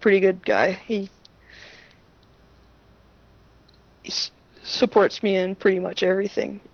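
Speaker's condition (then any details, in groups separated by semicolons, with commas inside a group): Stuttering; familial stuttering, oldest and youngest maternal uncles stutter, possibly a great uncle, very little therapy around age six; stutter noticeable to listeners, self-revealing; repeated sounds, blocks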